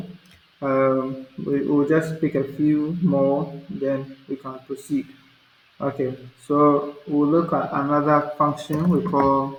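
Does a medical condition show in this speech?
No.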